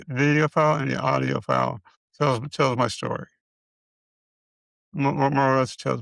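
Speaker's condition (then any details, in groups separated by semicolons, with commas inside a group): Multiple system atrophy; central hypoventilation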